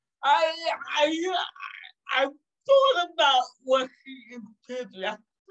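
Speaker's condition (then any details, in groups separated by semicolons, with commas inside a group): Cerebral palsy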